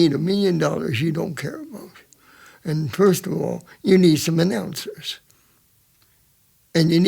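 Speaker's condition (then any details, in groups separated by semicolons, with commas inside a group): Cerebral palsy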